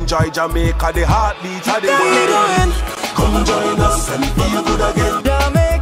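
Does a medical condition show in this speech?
No.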